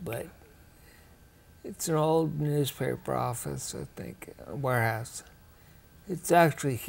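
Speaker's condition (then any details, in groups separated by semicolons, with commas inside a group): Ataxia; rare, progressive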